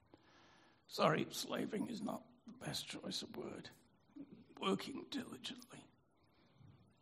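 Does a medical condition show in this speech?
Yes: spasmodic dysphonia; spastic dysphonia, spasmodic dystonia subtype, ENT exam with nasal camera, cause unknown, no known cure; catch in voice, lost resonance, speaking hard, easier with use but tires, lost three-octave singing range.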